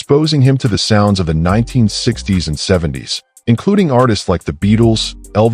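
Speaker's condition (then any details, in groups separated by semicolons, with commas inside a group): No condition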